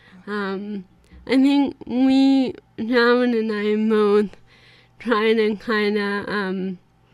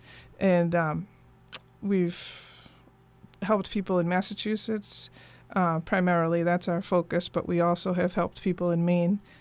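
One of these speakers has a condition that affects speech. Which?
The first: ALS; bulbar onset, minor ENT nose surgery; progressive, treatment slowing progression; impeded, more nasal speech, cognition intact.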